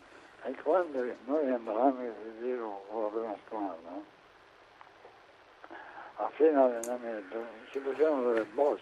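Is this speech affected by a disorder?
Yes: amyotrophic lateral sclerosis; diagnosed after medical visits and diagnostic exams, diagnosis made quickly by 35-year-old researcher, currently 58; treating physician Giuseppe Stipa, Santa Maria Hospital of Terni, struggling with treatment.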